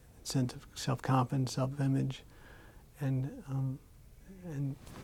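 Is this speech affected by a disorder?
Yes: Parkinson's disease; diagnosed about 14 years before recording; Rock City Boxing with voice component, shouting counts, almost 4 years, Jayco's gym, Sarasota; some speech issues, ice water harms vocal cords, drinks warm water, speech therapy judged unnecessary.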